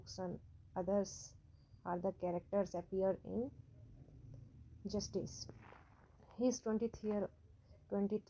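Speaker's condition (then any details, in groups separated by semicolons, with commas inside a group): No condition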